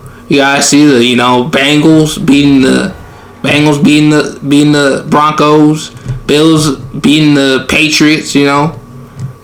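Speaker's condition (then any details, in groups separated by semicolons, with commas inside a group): No condition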